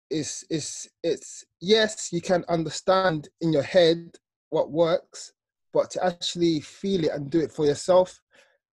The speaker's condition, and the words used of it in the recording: Stuttering. I can speak for longer and get more connected with the person I'm talking to.